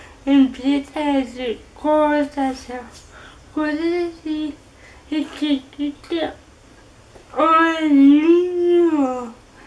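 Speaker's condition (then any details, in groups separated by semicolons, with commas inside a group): Cerebral palsy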